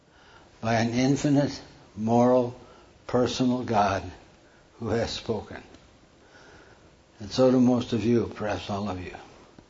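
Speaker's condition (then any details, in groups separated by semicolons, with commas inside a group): Parkinson's; hand tremor during talk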